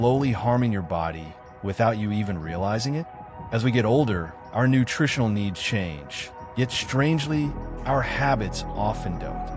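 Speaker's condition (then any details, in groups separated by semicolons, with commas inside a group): No condition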